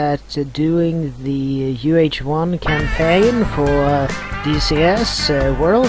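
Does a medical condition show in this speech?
No.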